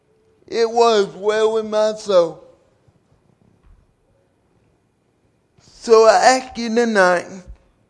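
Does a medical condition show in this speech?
Yes: cerebral palsy; 37 years since onset, carried by parents and friends since birth.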